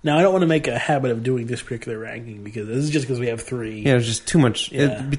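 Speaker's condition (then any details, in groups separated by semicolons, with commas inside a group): No condition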